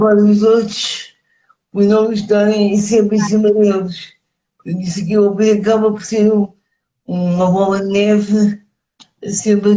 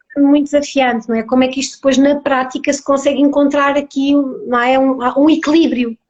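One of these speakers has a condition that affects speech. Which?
The first: cerebral palsy; mainly motor disability; age 51; speech affected.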